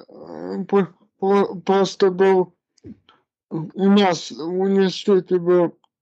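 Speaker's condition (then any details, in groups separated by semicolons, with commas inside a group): Cerebral palsy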